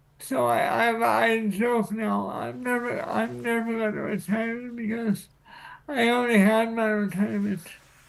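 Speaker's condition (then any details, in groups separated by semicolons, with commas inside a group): Cerebral palsy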